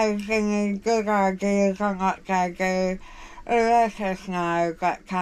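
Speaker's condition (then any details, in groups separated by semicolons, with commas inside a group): Jaw cancer surgery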